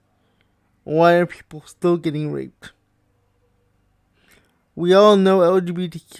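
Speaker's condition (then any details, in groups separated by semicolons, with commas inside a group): Cerebral palsy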